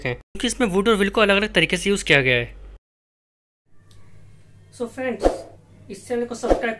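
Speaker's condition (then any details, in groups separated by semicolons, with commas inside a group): No condition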